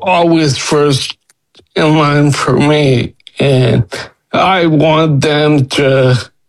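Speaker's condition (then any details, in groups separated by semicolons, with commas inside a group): Friedreich's ataxia; diagnosed at 19, early drunk-like balance and gait problems, wheelchair about 25 years, slowed motor skills; 28 years since diagnosis, Skyclarys three daily pills slowing progression, uncontrolled eye movements stopped; speech and swallowing improved on Skyclarys, more confidence speaking, asked less often to repeat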